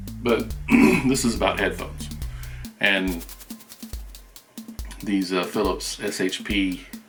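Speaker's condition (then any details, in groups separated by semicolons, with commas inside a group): No condition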